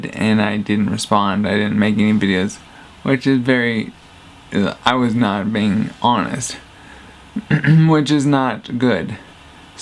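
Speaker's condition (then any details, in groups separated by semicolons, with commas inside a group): Traumatic brain injury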